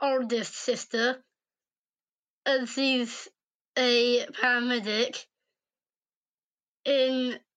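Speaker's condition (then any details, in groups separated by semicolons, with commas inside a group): Down syndrome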